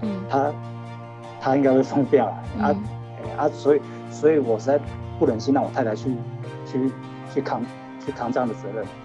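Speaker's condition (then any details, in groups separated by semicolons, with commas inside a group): Stuttering, mild speech impairment; stuttering since childhood; word and syllable repetitions; repeated words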